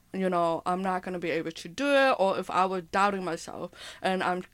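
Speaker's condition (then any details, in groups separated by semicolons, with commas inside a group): Hearing impairment with speech impairment; does not sound like others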